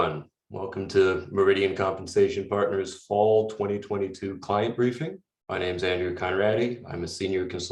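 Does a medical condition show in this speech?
No.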